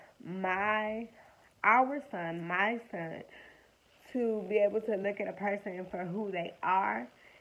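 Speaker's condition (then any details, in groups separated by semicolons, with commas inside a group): Cerebral palsy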